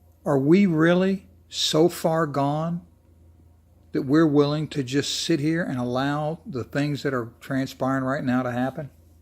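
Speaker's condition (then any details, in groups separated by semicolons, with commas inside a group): No condition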